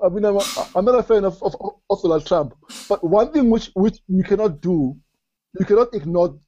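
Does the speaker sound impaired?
Yes: stutter; stutter since childhood, grew up with it, never outgrew it; bit of a stutter, audibly battles it while talking, milder than few years ago; severe in school, school speech took whole period, avoided speaking careers, disliked call-center job due to stammering; here repeated sounds, repeated words.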